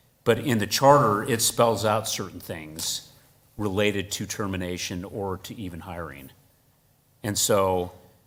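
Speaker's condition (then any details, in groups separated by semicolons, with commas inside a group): No condition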